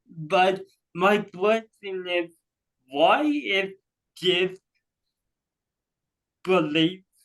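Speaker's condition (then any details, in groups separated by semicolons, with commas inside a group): Cerebral palsy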